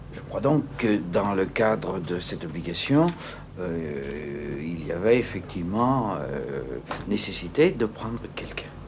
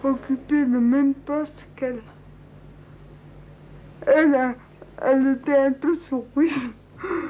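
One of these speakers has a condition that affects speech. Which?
The second: cerebral palsy; from birth, delivery accident, resuscitation, 15 days oxygen; worked hard on intelligibility, improved over time.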